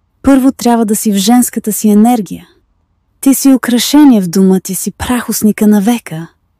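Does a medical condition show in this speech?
No.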